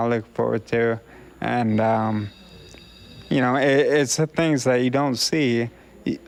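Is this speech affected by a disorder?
Yes: Friedreich's ataxia; symptoms from high school, diagnosed years later, worsening.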